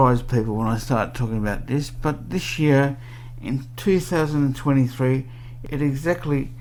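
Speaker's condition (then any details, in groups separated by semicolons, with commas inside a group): Cerebral palsy; 46 years old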